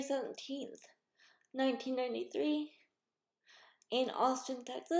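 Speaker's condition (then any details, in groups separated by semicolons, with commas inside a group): Cerebral palsy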